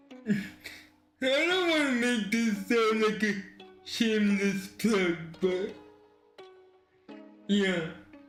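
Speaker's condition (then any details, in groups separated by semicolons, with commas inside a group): Cerebral palsy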